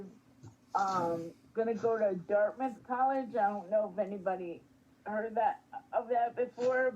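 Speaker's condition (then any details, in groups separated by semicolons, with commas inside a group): Spastic quadriplegic cerebral palsy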